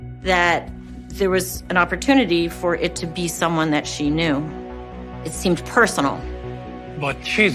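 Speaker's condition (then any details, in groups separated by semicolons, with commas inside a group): No condition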